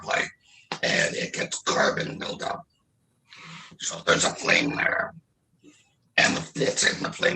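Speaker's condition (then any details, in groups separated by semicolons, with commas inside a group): Laryngectomy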